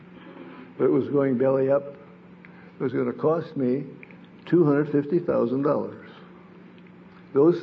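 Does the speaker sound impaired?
Yes: Parkinson's disease; diagnosed while wife was dying of cancer, lost balance and body coordination; sleep disrupted, wakes around 3 am unable to return to sleep.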